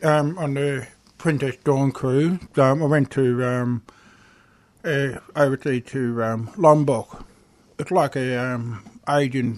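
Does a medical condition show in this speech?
Yes: deafness; struggles when people talk quickly.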